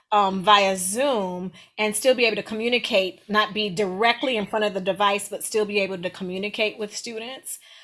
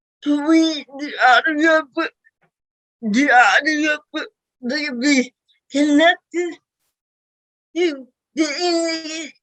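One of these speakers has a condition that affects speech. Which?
The second: cerebral palsy; hearing impaired; speech impairment.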